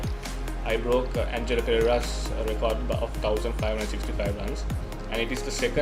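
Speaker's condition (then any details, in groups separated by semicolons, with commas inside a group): No condition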